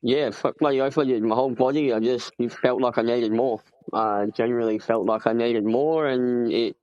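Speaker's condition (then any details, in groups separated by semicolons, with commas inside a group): Cleft palate; congenital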